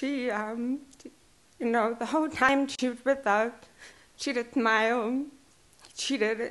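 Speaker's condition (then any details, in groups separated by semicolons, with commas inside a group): Deaf and hard of hearing; since childhood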